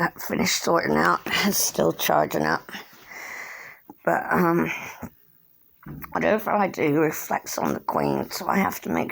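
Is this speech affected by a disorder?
Yes: cerebral palsy; since birth, hand tremors.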